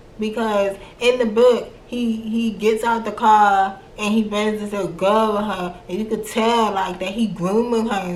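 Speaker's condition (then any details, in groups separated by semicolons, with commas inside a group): Cerebral palsy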